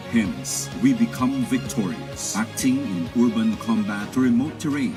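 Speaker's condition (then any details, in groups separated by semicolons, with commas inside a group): No condition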